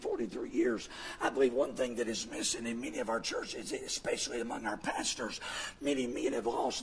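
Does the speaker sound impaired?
Yes: vocal fold paralysis, bilateral; speaks with false vocal folds; voice partly regained since loss about 9 years ago, false-fold voicing on camera exam, Baptist Hospital.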